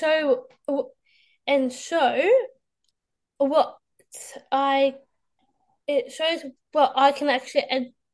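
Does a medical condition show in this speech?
Yes: Down syndrome; age 26.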